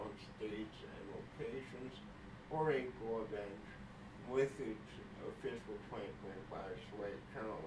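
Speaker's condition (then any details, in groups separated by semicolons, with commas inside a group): Cerebral palsy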